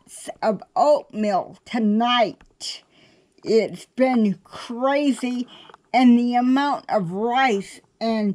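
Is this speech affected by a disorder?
Yes: cerebral palsy; affects standing and balance.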